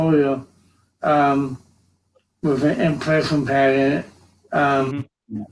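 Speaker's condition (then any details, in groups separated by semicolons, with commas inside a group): Cerebral palsy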